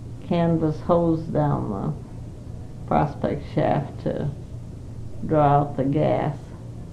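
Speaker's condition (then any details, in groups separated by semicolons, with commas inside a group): Parkinson's; Parkinson's for 5 years, not very able to do much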